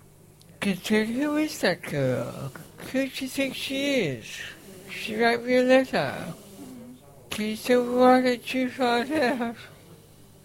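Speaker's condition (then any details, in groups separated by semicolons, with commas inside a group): Facioscapulohumeral muscular dystrophy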